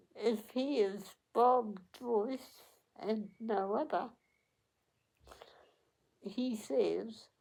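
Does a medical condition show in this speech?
Yes: cerebral palsy; onset at 8 days old.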